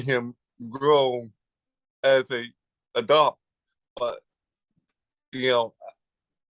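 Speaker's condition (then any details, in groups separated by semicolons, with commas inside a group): Cerebral palsy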